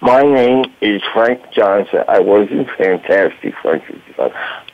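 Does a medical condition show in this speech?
Yes: voice box damage from tracheostomy; fire at 30, medic's trach tube damaged voice box, traumatic brain injury, 1-2 week coma; about 35 years since injury, past therapy and psychiatrists; lasting physical voice challenge from damaged voice box.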